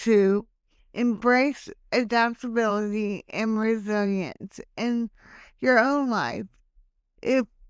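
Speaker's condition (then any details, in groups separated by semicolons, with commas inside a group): Hemiplegic cerebral palsy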